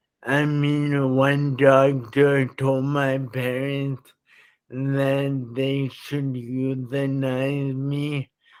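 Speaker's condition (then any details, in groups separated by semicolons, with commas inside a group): Traumatic brain injury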